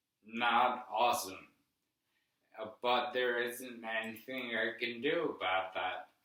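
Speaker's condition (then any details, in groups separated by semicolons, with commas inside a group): Brain injury; brainstem malformations, brain surgery at 32; age 38, 5 years post-surgery, facial numbness; affects how he talks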